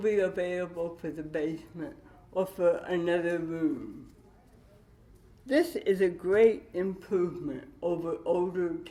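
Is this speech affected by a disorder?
Yes: cerebral palsy with dystonia.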